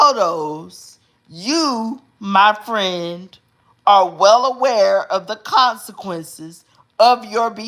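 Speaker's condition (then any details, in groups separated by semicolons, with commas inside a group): Cerebral palsy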